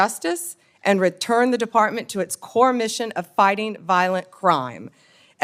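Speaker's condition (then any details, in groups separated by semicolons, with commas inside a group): No condition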